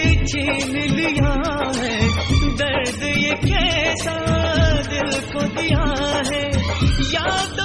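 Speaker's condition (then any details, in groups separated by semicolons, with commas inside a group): No condition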